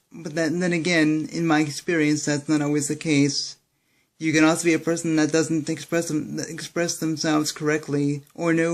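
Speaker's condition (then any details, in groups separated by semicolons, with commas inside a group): Cerebral palsy; speaks fast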